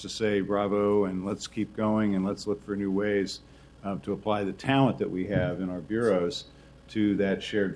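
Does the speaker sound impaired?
No.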